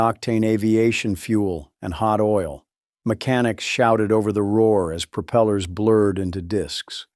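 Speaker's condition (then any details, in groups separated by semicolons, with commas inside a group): No condition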